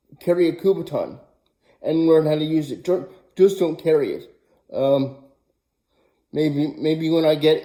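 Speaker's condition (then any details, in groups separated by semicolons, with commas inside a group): Cerebral palsy, spastic diplegia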